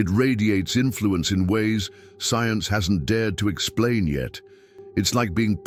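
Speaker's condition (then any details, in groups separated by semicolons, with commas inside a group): No condition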